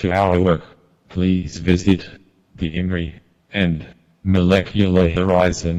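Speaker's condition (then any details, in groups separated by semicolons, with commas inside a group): MND, speech-generating device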